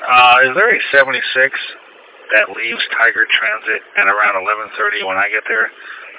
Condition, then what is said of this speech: None; typical speech.